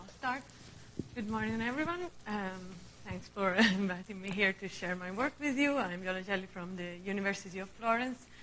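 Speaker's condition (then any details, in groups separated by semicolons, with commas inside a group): No condition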